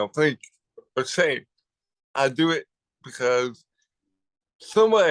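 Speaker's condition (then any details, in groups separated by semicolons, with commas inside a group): Cerebral palsy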